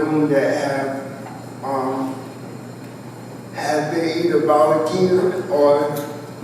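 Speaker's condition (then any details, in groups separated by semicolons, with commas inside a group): Cerebral palsy, spastic quadriplegia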